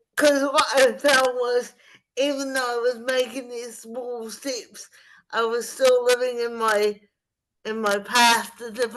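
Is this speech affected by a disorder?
Yes: spastic cerebral palsy.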